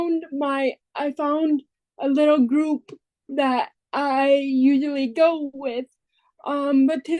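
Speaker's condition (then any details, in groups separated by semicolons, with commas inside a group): Cerebral palsy; affects gross motor function; speech progress over almost two years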